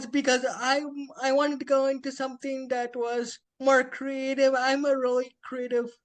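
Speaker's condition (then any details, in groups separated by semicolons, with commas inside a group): Spastic quadriplegic cerebral palsy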